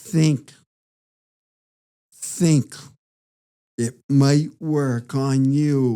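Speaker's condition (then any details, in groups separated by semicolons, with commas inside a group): Parkinson's disease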